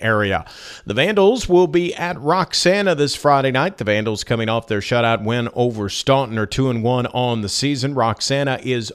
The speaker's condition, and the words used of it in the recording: None; typical speech.